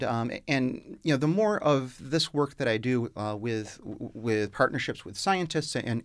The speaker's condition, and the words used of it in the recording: Stuttering. And when I use that control, my speech is as good as any normally disfluent person out there.